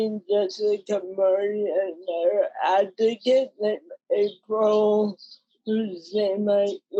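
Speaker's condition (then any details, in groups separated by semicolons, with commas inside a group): Cerebral palsy; mild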